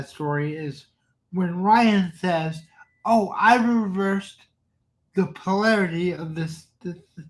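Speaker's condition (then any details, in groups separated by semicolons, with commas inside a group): Cerebral palsy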